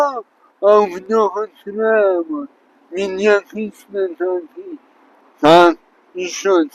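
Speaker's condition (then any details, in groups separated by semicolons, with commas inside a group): Traumatic brain injury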